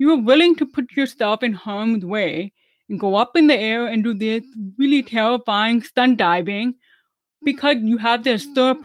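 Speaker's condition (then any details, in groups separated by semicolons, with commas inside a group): Deafness; relearned English and speech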